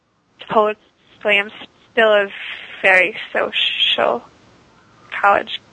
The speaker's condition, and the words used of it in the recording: Stuttering. A lot of times people just don't know what a stutter is, and they act weird or strange, and I stutter a lot worse